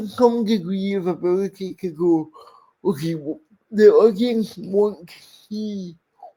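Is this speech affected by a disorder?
Yes: cerebral palsy; speech impairment.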